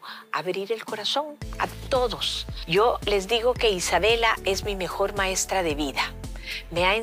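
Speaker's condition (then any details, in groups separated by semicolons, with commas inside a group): No condition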